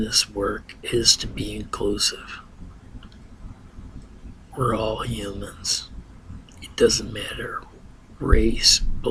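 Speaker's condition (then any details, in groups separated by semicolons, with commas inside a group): Ataxia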